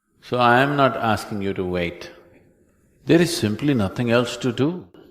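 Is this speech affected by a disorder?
No.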